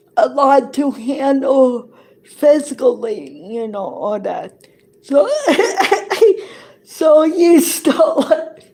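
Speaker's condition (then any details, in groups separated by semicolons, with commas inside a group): Cerebral palsy; present from birth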